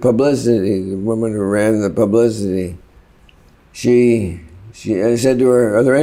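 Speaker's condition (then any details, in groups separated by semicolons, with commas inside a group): Parkinson's; worsening, often debilitating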